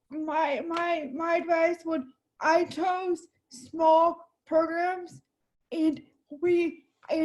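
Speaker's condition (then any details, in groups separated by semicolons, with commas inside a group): Cerebral palsy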